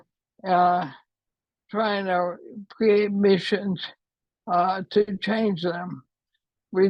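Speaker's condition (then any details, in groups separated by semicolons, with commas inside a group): ALS; trouble speaking, voice affected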